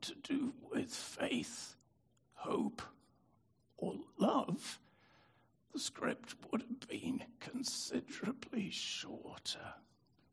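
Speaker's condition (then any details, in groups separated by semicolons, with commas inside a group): Spasmodic dystonia; brain disorder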